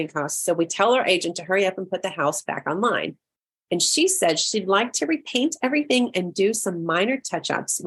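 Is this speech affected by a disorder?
No.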